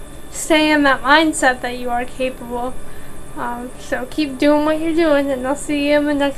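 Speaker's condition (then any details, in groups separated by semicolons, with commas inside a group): Cerebral palsy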